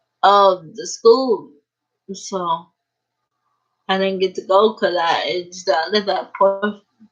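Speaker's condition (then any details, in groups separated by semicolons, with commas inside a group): Cerebral palsy; uses a wheelchair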